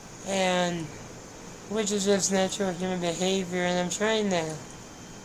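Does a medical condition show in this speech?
Yes: spinal muscular atrophy.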